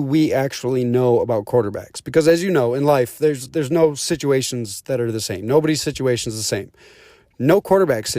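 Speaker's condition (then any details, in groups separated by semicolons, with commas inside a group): No condition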